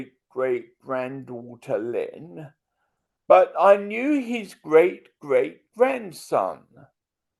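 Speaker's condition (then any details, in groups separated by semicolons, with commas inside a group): Multiple sclerosis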